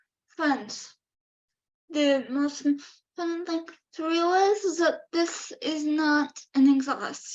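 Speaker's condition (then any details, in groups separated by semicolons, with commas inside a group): Cerebral palsy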